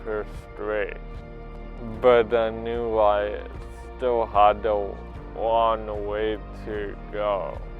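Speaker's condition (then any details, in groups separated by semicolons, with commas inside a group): Cerebral palsy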